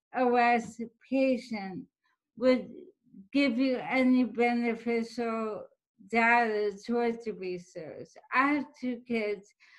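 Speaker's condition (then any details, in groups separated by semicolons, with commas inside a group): ALS; speech may be hard to understand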